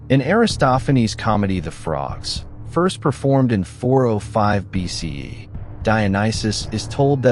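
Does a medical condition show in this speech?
No.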